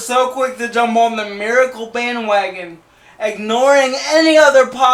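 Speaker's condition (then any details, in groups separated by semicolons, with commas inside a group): Cerebral palsy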